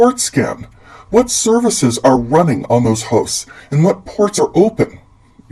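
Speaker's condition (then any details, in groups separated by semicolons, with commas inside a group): No condition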